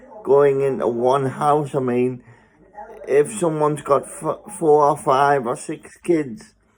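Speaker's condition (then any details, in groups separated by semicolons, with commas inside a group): Spastic cerebral palsy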